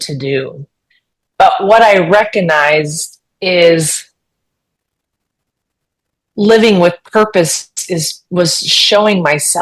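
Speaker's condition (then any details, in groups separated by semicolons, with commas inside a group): No condition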